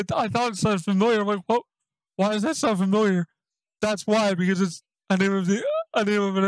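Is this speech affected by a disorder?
Yes: cerebral palsy.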